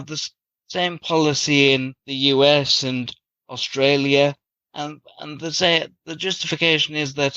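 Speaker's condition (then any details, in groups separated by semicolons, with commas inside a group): Cerebral palsy; from birth, very premature birth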